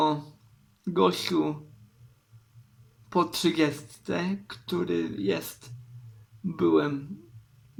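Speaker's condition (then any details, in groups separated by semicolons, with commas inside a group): Cerebral palsy; uses wheelchair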